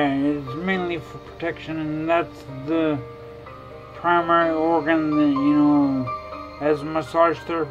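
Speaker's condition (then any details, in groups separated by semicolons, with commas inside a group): Traumatic brain injury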